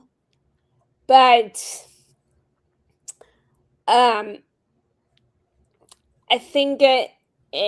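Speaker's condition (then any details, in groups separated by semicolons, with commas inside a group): Friedreich's ataxia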